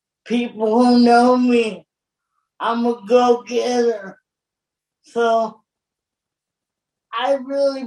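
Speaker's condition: Cerebral palsy; age 51

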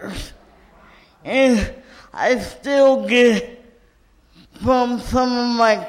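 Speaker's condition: Cerebral palsy; cerebral palsy from birth, did not get needed physical therapy in childhood

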